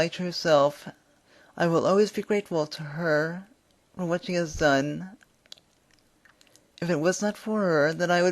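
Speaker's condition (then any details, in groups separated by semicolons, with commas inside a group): Cerebral palsy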